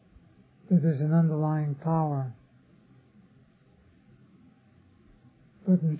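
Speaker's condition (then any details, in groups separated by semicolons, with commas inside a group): Parkinson's disease; others offer remedies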